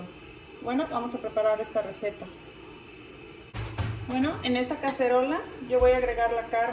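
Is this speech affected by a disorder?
No.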